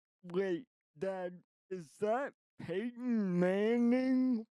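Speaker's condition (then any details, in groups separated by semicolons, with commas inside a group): Traumatic brain injury; initially could not speak, used signs before speech returned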